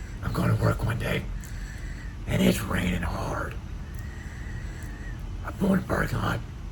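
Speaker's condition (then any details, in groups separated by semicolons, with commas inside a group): Neck cancer with tracheostomy, speaking valve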